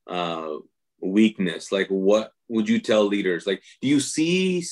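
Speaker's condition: No condition

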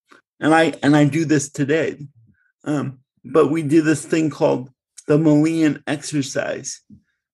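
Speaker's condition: Cerebral palsy; segregated schooling

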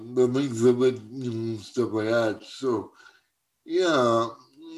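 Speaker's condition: Cerebral palsy; uses wheelchair for mobility

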